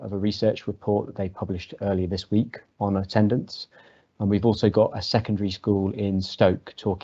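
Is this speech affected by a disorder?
No.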